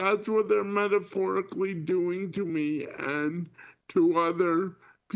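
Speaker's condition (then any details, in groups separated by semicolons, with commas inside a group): Spastic cerebral palsy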